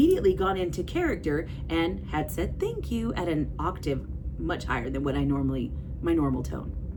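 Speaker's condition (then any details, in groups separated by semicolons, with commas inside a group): No condition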